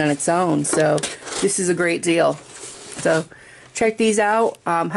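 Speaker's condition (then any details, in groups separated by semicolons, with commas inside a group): No condition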